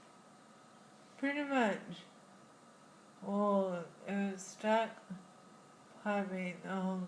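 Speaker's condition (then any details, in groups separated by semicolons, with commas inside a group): Friedreich's ataxia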